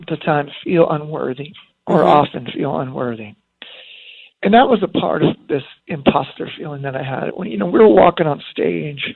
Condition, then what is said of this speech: Spasmodic dysphonia. My voice doesn't work and it hasn't gotten any better. In fact, it's probably gotten about a little bit worse, but it stays close to the same.